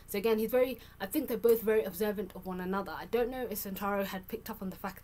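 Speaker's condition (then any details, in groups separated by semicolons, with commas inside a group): No condition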